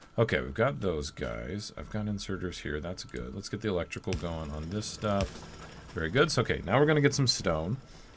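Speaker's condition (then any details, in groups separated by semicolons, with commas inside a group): No condition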